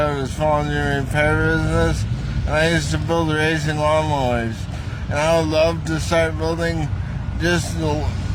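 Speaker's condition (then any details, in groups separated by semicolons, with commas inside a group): Traumatic brain injury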